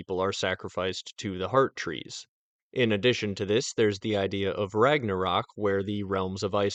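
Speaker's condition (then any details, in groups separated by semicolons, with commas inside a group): No condition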